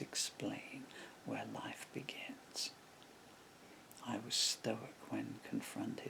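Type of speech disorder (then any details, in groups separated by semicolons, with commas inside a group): Bulbar dysarthria; progressive bulbar palsy (MND)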